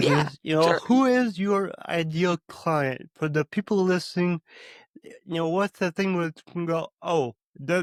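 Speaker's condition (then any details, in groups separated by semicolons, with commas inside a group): Cerebral palsy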